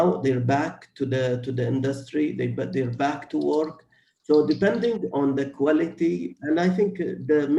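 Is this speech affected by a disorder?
No.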